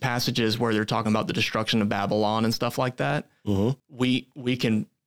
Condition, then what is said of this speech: No condition.